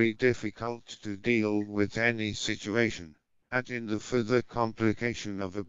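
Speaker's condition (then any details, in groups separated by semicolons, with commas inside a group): Bulbar onset motor neurone disease, speech-generating device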